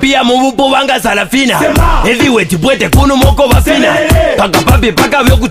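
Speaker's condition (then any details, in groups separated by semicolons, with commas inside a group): No condition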